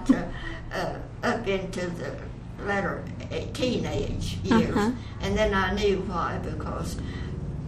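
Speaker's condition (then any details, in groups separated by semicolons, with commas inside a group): Parkinson's; swallowing affected, low volume, mumbling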